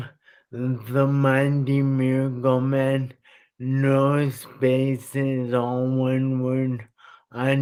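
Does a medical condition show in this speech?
Yes: traumatic brain injury.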